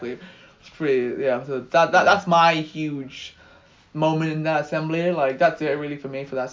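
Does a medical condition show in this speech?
Yes: stutter when nervous; stutter triggered by nervousness; stuttering a lot while talking about a former crush; especially a lot when talking about a particular girl; here repeated sounds.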